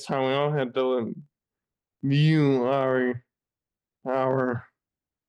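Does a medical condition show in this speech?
Yes: Friedreich's ataxia; wheelchair dependent since age 18.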